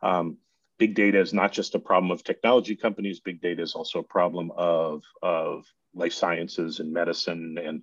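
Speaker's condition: No condition

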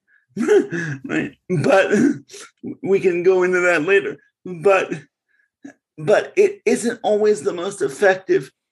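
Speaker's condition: Cerebral palsy; congenital cerebral palsy, since birth, born in Bridgeport

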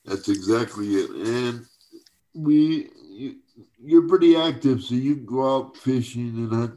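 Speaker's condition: Cerebral palsy; uses wheelchair for mobility

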